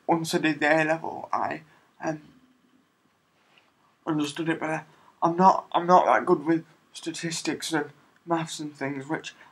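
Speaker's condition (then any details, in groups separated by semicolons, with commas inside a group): Cerebral palsy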